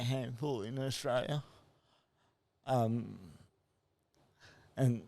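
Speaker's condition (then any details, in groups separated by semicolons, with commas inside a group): Cerebral palsy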